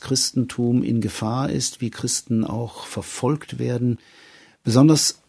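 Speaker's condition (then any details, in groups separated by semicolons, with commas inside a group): No condition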